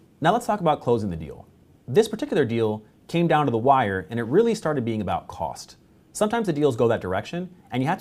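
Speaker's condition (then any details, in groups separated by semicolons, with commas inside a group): No condition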